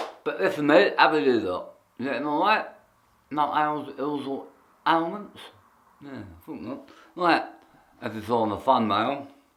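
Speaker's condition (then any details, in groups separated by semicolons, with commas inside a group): Tongue cancer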